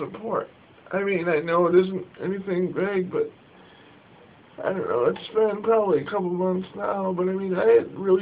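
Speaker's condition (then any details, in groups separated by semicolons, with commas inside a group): Cerebral palsy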